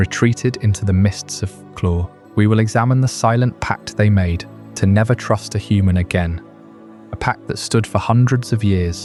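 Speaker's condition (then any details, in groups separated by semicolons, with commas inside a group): No condition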